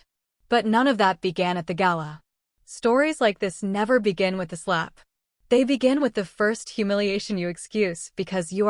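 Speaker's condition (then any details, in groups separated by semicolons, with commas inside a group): No condition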